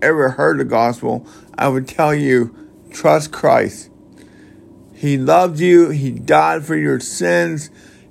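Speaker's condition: Cerebral palsy

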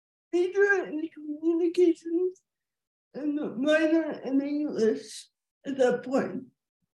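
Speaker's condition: Cerebral palsy, quadriplegia; self-described clear voice, dry throat during talk, hosts want to understand better

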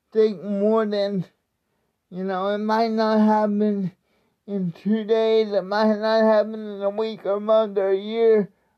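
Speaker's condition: Cerebral palsy; speech not affected by disability

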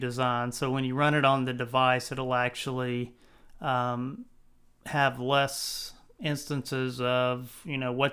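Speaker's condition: No condition

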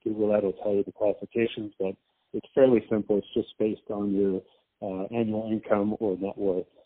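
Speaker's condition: No condition

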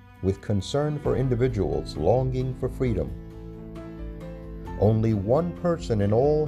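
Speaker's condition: No condition

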